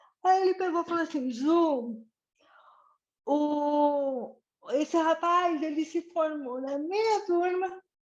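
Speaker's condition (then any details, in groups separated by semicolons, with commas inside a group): Cerebral palsy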